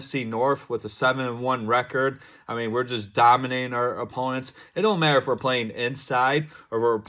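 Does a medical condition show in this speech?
No.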